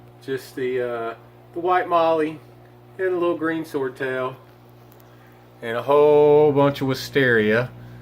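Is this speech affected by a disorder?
No.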